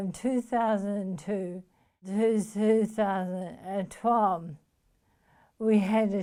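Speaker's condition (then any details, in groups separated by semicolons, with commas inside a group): Motor neuron disease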